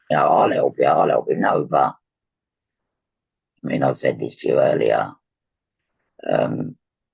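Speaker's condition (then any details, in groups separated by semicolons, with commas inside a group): Laryngectomy for laryngeal cancer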